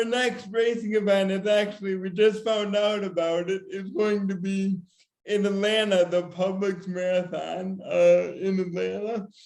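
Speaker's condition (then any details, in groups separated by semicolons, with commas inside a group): Severe cerebral palsy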